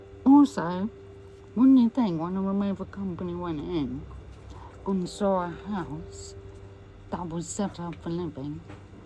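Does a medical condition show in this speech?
Yes: MND; voice may be difficult to understand.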